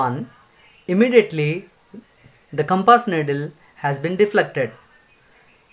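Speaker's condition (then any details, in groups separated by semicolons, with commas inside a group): No condition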